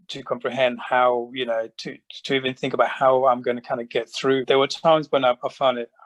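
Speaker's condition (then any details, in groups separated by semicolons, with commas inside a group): No condition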